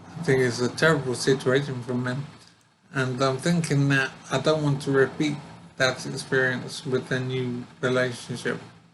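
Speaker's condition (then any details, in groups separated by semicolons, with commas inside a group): Brain injury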